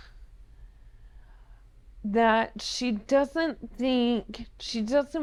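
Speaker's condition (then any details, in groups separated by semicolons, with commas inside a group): ALS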